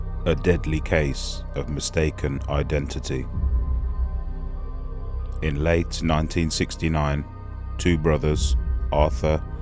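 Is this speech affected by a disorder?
No.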